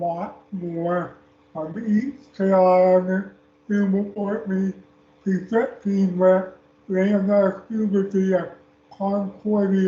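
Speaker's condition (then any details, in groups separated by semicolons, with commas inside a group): Speech impairment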